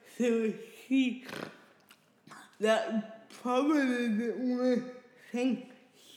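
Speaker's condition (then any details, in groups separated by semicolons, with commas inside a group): Cerebral palsy; lost speech six days in Tasmania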